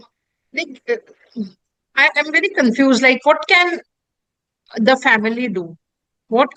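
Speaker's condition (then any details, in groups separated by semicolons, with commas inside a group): No condition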